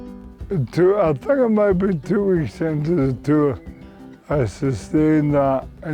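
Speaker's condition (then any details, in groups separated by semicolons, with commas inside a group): Motor neurone disease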